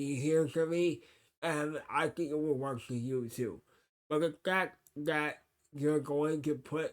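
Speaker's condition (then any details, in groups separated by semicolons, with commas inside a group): Cerebral palsy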